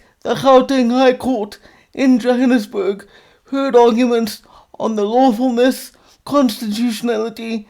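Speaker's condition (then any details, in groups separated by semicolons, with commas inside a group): Quadriplegic cerebral palsy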